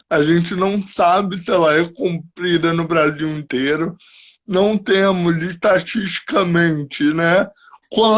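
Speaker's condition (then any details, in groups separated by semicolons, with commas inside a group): Cerebral palsy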